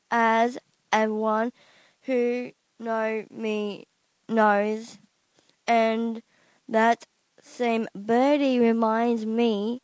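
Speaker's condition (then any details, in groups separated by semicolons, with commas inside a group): Down syndrome; congenital, present from birth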